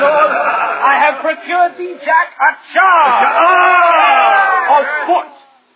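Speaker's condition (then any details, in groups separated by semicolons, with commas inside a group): No condition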